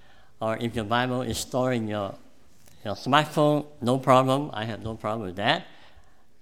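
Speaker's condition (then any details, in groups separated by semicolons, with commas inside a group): Cleft palate; congenital cleft palate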